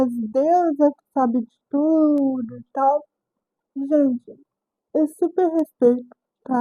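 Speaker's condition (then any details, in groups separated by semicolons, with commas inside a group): Cerebral palsy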